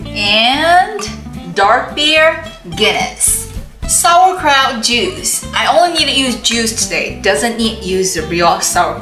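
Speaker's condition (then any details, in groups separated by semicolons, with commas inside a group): No condition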